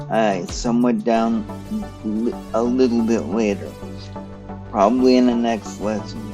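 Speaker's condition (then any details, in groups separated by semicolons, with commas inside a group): Cerebral palsy; stiff muscles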